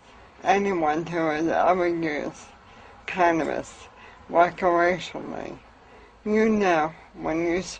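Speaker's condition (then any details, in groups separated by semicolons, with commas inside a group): Amyotrophic lateral sclerosis; diagnosed at age 36, lost use of arms, lost balance later regained; lost ability to cough, choked on saliva, choking resolved with cannabis, speech improved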